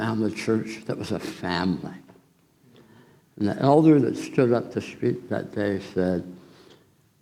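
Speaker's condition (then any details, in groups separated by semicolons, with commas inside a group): Tongue cancer surgery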